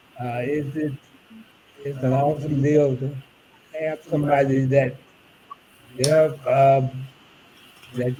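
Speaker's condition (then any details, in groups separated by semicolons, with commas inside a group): ALS; about eight years since diagnosis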